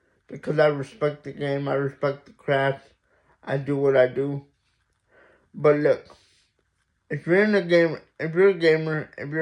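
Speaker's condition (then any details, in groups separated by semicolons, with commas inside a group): Mild cerebral palsy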